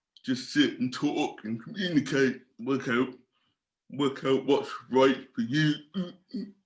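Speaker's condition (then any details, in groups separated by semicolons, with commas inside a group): Cerebral palsy; from birth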